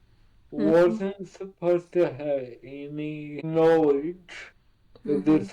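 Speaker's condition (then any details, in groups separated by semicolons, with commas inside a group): Cerebral palsy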